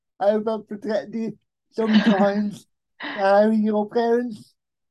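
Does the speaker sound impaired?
Yes: cerebral palsy; most severe type, present since birth, uses electric wheelchair driven himself, expected non-verbal, began talking at age 6; speech affected, can get rambly when nervous.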